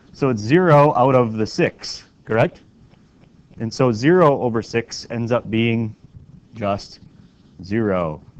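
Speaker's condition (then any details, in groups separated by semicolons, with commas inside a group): No condition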